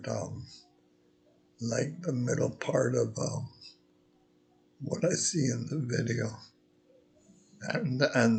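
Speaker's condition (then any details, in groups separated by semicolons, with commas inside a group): Multiple sclerosis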